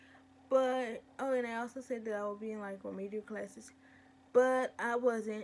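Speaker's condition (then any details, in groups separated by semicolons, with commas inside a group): Cerebral palsy; present from birth, muscle disorder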